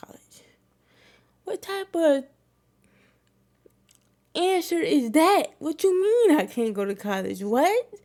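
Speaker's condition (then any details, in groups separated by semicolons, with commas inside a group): Cerebral palsy; wheelchair user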